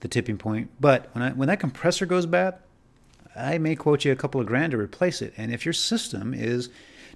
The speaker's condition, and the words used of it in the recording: None; typical speech.